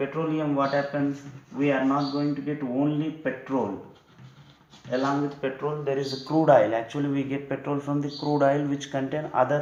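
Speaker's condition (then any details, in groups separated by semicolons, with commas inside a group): No condition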